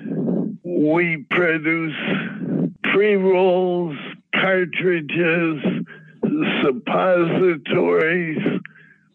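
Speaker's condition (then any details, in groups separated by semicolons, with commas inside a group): Parkinson's disease; preferred by tincture dropper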